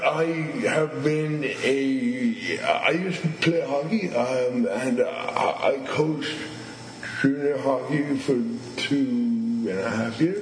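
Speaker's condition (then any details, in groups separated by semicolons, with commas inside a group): Stuttering; stuttering since at least teenage years, also cerebral palsy, which compounds things; has had long disfluent moments on own name; prolonged sounds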